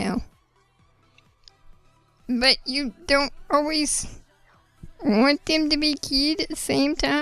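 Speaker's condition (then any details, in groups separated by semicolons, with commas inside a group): Spinal muscular atrophy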